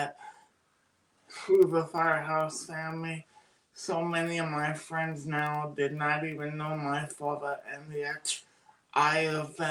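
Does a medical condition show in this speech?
Yes: cerebral palsy; birth oxygen deprivation.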